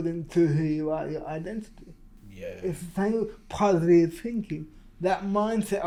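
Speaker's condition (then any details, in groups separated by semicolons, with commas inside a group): Cerebral palsy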